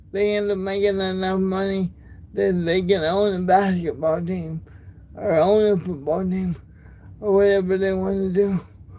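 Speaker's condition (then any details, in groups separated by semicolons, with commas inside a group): Cerebral palsy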